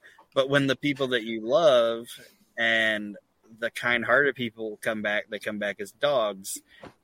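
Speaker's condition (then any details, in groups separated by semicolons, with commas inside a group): No condition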